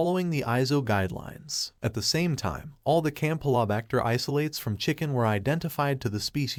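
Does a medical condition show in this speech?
No.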